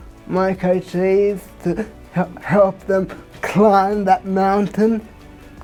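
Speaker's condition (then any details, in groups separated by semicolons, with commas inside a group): Cerebral palsy; from birth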